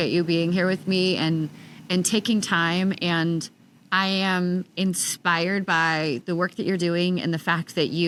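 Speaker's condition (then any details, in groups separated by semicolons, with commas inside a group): No condition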